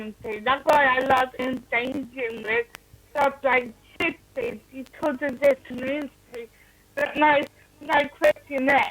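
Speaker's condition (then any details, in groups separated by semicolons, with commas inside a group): Cerebral palsy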